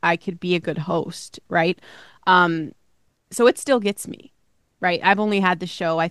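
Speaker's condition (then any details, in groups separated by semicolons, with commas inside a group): No condition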